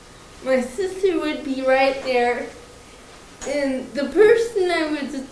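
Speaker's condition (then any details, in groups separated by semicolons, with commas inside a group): Cerebral palsy, mild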